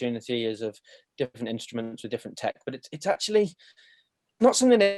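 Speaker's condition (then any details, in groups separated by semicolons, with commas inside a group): No condition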